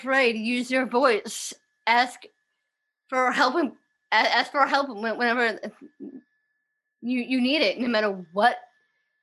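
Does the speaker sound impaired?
Yes: Down syndrome; developmental disability.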